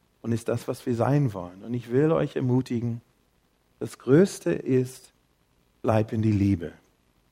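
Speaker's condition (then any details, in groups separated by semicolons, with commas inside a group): No condition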